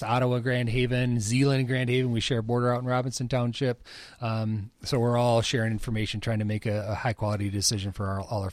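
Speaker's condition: No condition

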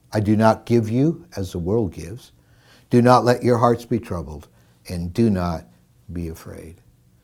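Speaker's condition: No condition

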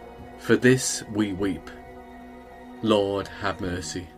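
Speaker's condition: No condition

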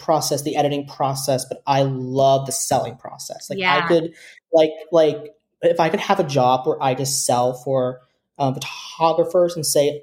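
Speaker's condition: Stuttering; developmental stutter since about age 5, persisted into adulthood, varied speech therapies and groups; blocks

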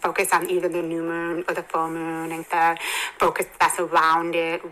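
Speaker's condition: Hearing impairment; congenital hearing impairment, bilateral cochlear implants

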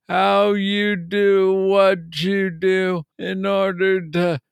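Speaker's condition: Parkinson's disease; young onset, diagnosed at age 35; clear on good days, slurred words when off, intelligibility varies between episodes

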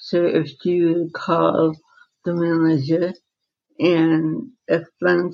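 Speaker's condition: Dystonia, secondary to encephalitis

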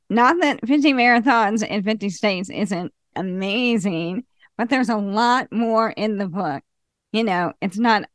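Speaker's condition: ALS; als onset in hand at 38, thumb-forefinger muscle loss, very little hand strength, very slow progression; still talking and advocating about 9 years after onset

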